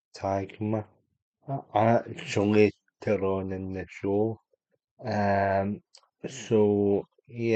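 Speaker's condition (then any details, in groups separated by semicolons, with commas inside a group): Cerebral palsy; unable to walk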